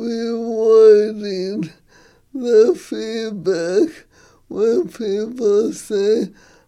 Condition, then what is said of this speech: ALS (motor neuron disease). Well, I would say I have progressed in some ways. It has become more difficult for me to talk.